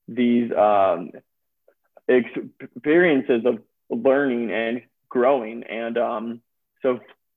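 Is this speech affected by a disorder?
Yes: stuttering; stuttering since around age five, group therapy at school, private therapist in Birmingham, therapy five to 18; still stutters; here prolonged sounds.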